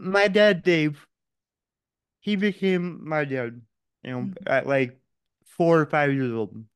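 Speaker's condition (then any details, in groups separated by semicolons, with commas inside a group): Cerebral palsy; physical only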